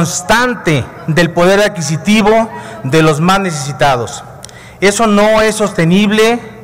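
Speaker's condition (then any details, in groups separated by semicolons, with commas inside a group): No condition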